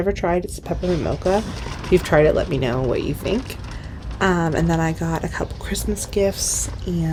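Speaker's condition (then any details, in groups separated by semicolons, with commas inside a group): No condition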